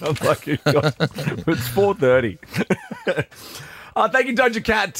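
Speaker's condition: No condition

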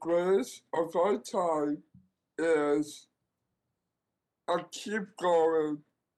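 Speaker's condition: Down syndrome; diagnosed before birth, lifelong

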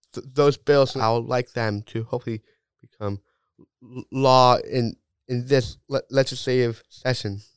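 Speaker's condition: Down syndrome; self-described natural gift in talking, loves talking to crowds, public speaker, gave TED talk

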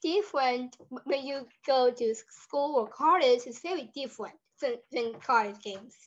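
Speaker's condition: Down syndrome; may be hard to follow for unfamiliar listeners, read most answers from a prepared script

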